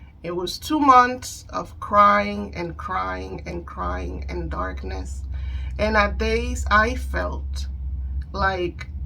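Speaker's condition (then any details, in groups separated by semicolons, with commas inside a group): No condition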